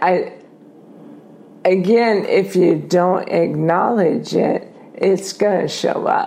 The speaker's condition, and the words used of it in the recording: ALS (motor neuron disease). Yeah, that ALS has begun to impact my mouth.